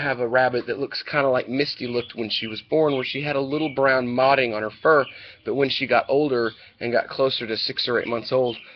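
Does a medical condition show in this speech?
No.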